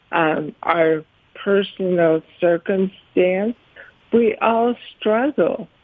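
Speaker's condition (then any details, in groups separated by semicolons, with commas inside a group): ALS; diagnosed at 47, first signs running into walls, cannot use arms, legs or hands; tongue affected, speaks more slowly than before, worried about voice but held up over 15 minutes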